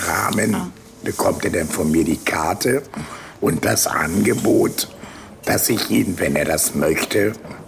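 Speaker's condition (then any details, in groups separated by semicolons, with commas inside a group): Laryngectomy after laryngeal cancer; shunt valve voice prosthesis in tracheoesophageal fistula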